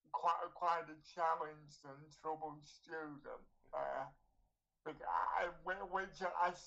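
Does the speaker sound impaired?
Yes: cerebral palsy; speaks using face muscles, looks in pain, sounds like crying, less clear when excited, projects voice in noise.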